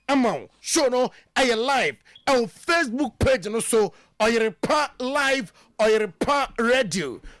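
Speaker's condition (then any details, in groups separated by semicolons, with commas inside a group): No condition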